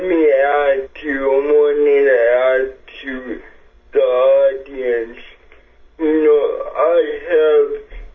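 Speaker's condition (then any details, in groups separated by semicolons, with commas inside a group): Cerebral palsy; may be a little difficult to understand, easier with listening time, host offers chat line help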